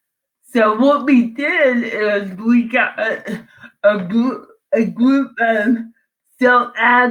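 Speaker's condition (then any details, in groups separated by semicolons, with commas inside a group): Cerebral palsy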